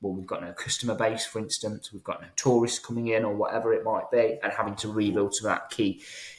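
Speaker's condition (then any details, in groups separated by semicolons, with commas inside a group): No condition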